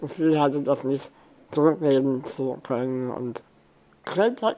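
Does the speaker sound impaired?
Yes: spinal muscular atrophy; neuromuscular disease; barely able to move, full sensation retained, age 48.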